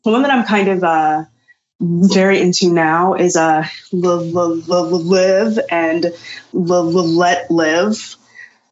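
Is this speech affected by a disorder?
Yes: stuttering; stuttering since around age 3, lifelong; avoided talking to avoid stuttering, avoided saying own name around 24-25, later took up public speaking; here repeated sounds, prolonged sounds, blocks.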